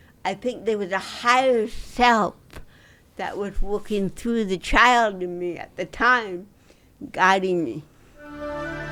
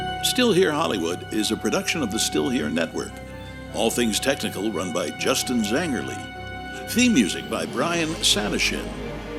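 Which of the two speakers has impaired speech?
The first: cerebral palsy.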